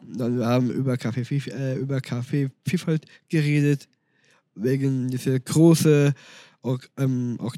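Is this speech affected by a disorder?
Yes: Down syndrome; congenital.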